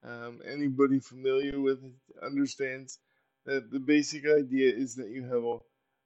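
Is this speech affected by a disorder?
Yes: cerebral palsy; uses power wheelchair.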